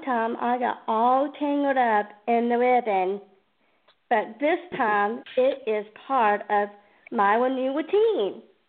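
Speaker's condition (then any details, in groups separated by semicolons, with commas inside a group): Down syndrome; present from birth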